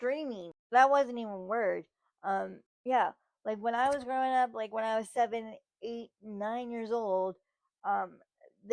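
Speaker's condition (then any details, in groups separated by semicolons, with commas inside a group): Cerebral palsy, spastic; from birth, muscle spasms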